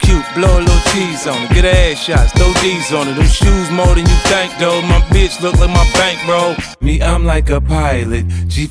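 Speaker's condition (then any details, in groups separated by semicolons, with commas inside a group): No condition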